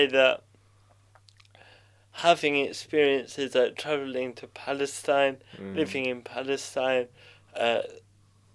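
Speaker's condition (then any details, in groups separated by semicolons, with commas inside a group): Cerebral palsy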